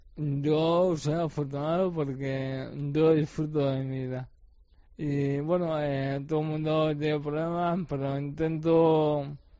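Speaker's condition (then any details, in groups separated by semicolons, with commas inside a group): ALS; speaking somewhat difficult, facial and mouth muscles affected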